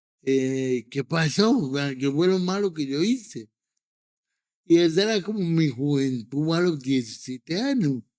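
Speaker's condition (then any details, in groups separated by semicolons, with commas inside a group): Cerebral palsy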